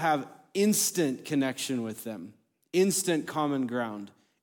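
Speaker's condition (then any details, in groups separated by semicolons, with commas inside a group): No condition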